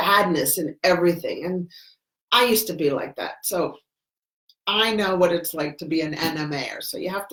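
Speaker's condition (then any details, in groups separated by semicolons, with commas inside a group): No condition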